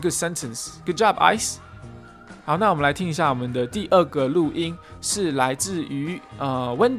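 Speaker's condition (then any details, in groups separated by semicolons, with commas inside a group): No condition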